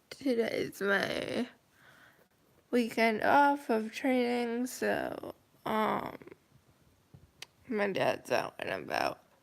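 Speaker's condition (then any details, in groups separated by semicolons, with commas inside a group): Cerebral palsy, mild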